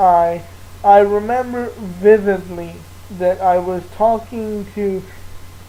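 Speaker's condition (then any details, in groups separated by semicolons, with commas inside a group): Cerebral palsy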